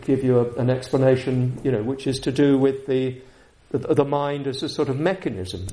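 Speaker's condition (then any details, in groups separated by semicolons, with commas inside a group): No condition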